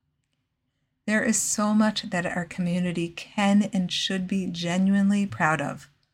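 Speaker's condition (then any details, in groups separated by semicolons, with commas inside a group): No condition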